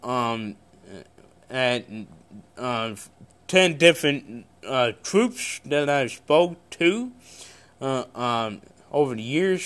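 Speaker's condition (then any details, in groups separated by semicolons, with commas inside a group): Cerebral palsy; congenital, no known medical cause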